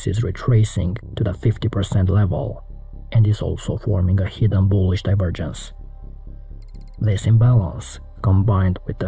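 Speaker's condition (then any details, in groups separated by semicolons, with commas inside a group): No condition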